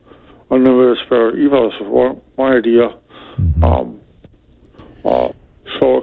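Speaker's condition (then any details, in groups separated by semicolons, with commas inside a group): Speech impediment due to Abilify; tries hard to make himself understood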